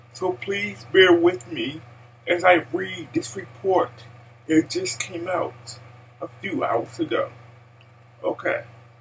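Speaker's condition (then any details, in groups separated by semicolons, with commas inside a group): Cerebral palsy; speech impaired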